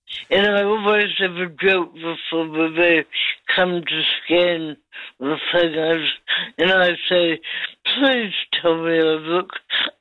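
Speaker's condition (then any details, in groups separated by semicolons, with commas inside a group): Cerebral palsy; since early life, walking affected, gait taken for drunkenness; speech affected nearly all life, often taken for drunkenness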